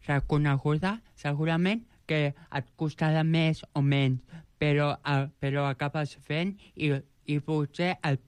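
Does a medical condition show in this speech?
Yes: Joubert syndrome; present from birth; age 29.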